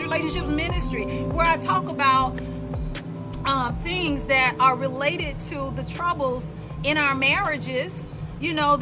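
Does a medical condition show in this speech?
No.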